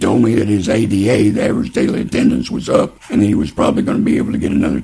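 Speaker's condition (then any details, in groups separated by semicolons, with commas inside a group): Laryngeal cancer; laryngeal cancer following lung cancer diagnosed 2006, later lesions in mouth and one on neck, about 12 years; unable to eat or drink for past three years, all intake through feeding tube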